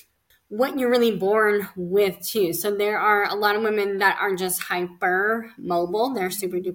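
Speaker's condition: Cleft lip and palate; several facial surgeries

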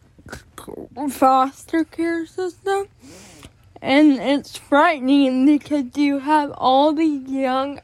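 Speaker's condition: Cerebral palsy; stroke in womb, birth mother's drug use, born addicted, month early, two weeks NICU, cannot walk

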